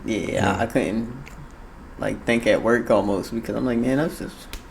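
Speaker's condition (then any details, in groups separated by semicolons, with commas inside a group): No condition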